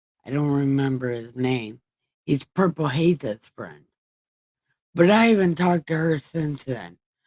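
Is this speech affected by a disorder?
Yes: brain injury.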